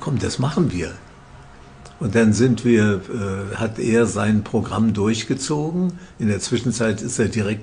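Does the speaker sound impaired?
Yes: Parkinson's disease; first diagnosed by a psychiatrist, treated by professor Jens Volkmann in Würzburg; condition managed with medication, feels almost as if without Parkinson.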